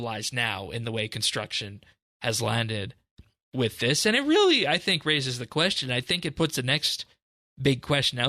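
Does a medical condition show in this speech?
No.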